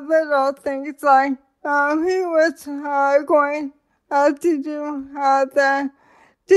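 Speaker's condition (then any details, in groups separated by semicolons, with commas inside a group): ALS; slurred speech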